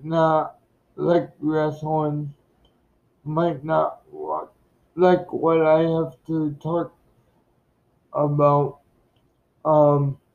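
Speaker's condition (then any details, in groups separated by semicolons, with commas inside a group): Cerebral palsy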